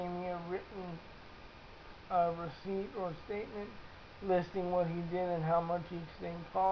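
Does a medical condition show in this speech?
Yes: cerebral palsy.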